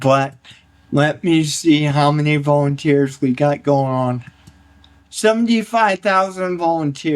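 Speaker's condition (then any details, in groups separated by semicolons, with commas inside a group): Cerebral palsy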